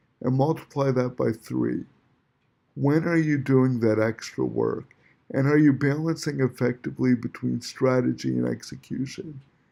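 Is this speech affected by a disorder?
Yes: cerebral palsy.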